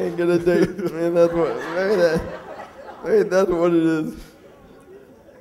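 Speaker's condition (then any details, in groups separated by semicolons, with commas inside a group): Cerebral palsy; mixed quadriplegic type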